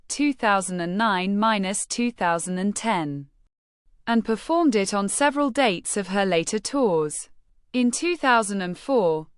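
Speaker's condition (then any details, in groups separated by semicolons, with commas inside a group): No condition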